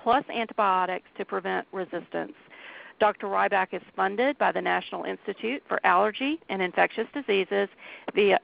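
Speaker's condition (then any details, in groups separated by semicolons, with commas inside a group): No condition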